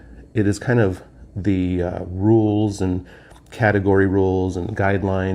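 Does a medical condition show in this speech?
No.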